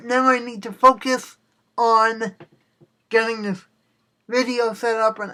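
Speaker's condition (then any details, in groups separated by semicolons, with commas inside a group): Cerebral palsy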